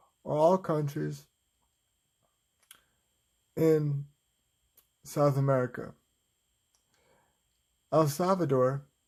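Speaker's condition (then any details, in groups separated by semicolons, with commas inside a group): Cerebral palsy, spastic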